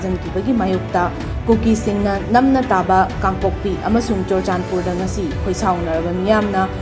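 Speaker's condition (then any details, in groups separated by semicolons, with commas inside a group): No condition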